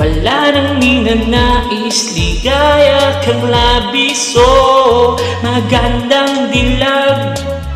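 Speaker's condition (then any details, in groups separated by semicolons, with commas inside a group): No condition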